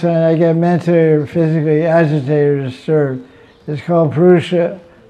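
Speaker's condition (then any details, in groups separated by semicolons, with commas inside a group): Deafness; relies on audience feedback for volume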